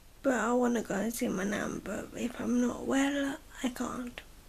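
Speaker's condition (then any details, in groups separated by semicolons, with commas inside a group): Cerebral palsy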